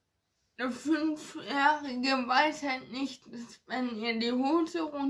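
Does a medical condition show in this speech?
Yes: ataxia; ataxia affecting hands and fingers.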